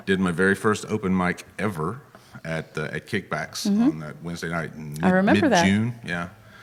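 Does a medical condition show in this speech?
No.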